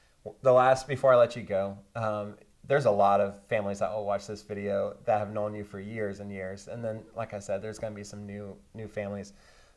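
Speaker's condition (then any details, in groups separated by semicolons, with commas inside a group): No condition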